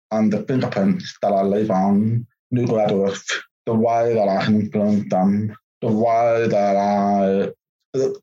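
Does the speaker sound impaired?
Yes: profound deafness; congenital, born deaf.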